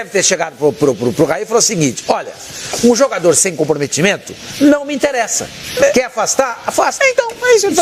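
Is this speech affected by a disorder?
No.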